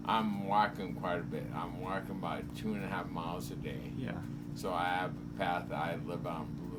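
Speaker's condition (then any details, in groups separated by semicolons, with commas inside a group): Parkinson's; about seven years since onset, gait difficulty, stem cell treatment; speech difficulty, stumbles on words, reportedly better after treatment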